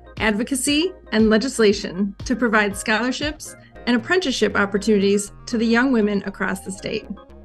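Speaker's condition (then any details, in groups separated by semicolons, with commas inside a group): No condition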